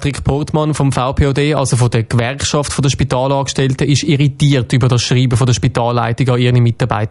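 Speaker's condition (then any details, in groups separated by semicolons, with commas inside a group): No condition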